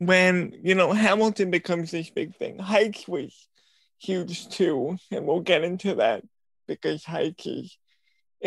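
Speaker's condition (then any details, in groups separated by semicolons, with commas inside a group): Cerebral palsy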